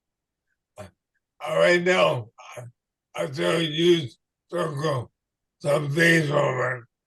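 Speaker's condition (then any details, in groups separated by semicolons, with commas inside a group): ALS/MND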